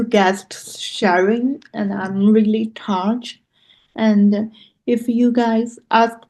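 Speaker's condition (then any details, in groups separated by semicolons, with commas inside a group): Cerebral palsy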